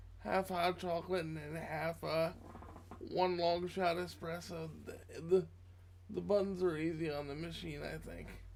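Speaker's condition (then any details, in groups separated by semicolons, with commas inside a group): Cerebral palsy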